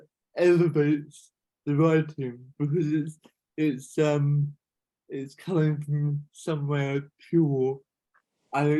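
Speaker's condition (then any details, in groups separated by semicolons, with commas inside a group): Cerebral palsy; cerebral palsy, affects hands, types with two index fingers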